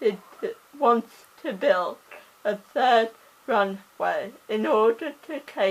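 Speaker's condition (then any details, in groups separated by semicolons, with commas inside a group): Cerebral palsy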